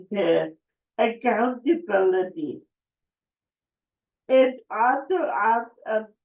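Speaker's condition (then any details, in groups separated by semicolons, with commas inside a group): Cerebral palsy; affects speech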